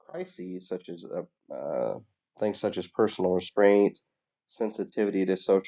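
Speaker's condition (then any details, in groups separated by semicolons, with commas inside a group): No condition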